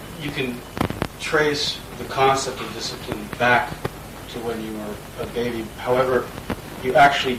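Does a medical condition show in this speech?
No.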